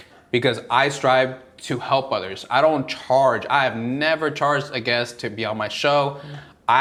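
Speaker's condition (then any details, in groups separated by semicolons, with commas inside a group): No condition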